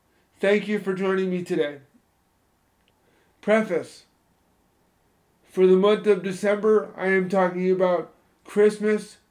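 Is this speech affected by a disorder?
Yes: spastic cerebral palsy, moderate; from spinal meningitis at birth, born two months premature, primarily affects legs.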